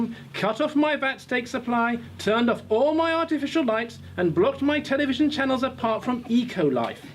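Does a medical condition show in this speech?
No.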